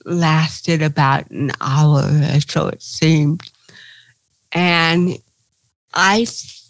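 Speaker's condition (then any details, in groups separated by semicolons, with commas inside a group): Cerebral palsy; since birth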